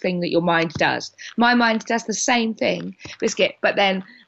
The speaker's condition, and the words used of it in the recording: Tourette syndrome. Because sometimes she is still surprised by some of the tics that come out of her mouth.